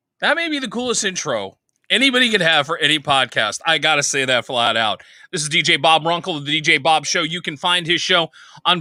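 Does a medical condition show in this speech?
No.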